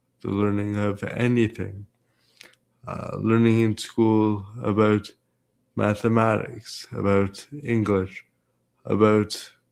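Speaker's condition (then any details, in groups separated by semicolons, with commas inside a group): Cerebral palsy; present from birth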